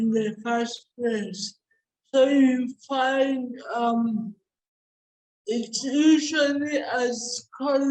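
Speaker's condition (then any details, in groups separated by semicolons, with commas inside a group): Cerebral palsy; speech impairment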